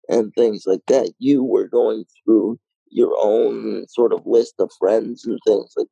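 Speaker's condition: Cerebral palsy, mild

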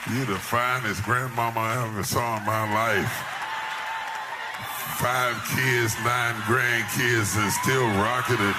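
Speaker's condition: No condition

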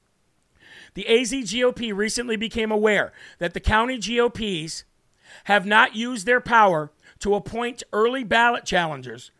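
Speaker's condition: No condition

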